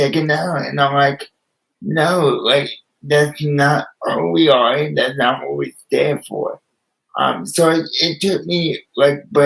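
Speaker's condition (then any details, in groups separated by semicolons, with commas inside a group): Cerebral palsy with spastic quadriplegia; motorized wheelchair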